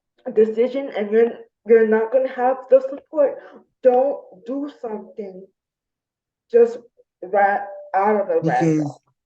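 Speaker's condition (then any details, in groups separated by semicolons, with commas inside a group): Spastic diplegia cerebral palsy; right-side hemiplegia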